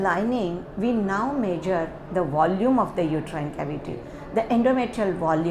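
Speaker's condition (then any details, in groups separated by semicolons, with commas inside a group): No condition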